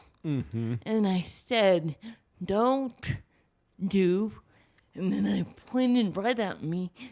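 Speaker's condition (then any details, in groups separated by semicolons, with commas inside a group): Cerebral palsy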